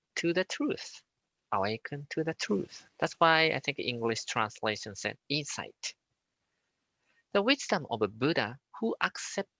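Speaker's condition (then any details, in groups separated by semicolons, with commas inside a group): No condition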